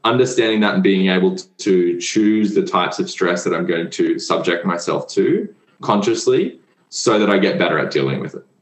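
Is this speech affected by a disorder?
No.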